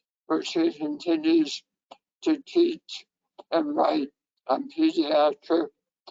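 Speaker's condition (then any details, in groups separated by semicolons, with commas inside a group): Head and neck cancer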